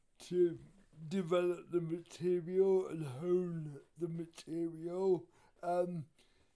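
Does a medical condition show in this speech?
Yes: cerebral palsy; wheelchair user.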